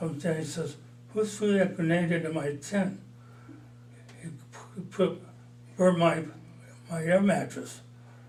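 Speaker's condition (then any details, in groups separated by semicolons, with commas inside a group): Parkinson's disease, mild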